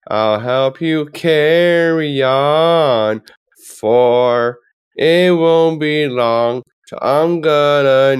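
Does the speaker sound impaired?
Yes: Down syndrome; from birth.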